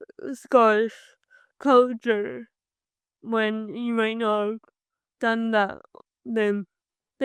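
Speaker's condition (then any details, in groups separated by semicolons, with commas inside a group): Cerebral palsy; from birth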